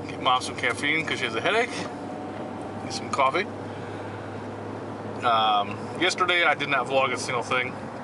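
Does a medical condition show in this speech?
No.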